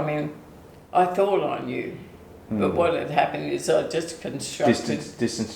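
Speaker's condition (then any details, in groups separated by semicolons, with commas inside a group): ALS/MND; progressive paralysis, prior immunoglobulin therapy, deterioration continuing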